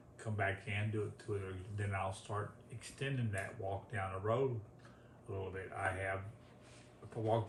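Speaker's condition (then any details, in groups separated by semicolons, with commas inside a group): ALS, severe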